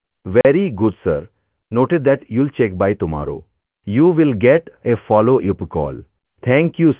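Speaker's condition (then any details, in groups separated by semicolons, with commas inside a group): No condition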